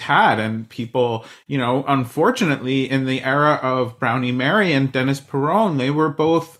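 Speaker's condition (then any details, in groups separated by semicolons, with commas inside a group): No condition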